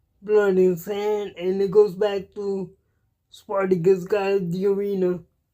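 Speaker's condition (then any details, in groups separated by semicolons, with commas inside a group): Cerebral palsy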